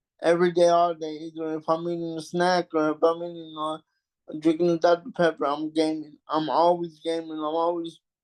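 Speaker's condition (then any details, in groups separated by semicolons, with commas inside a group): Cerebral palsy; mild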